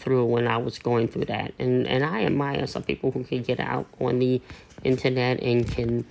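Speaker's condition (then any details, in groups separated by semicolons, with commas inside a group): Cleft lip and palate; surgically repaired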